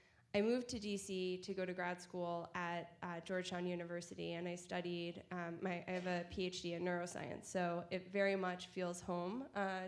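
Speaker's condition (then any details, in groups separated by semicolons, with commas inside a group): No condition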